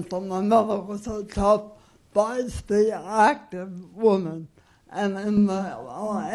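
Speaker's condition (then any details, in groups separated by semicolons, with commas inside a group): Cerebral palsy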